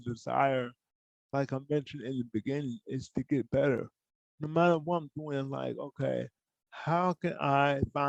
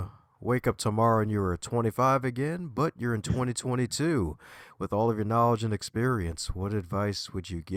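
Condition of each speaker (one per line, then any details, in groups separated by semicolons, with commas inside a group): Cerebral palsy
No condition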